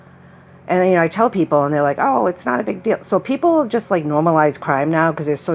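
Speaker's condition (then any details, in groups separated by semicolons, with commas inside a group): No condition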